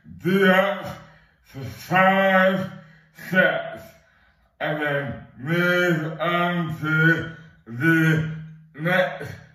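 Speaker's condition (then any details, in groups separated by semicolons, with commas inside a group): Dystonia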